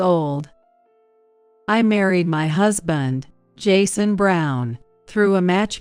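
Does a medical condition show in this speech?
No.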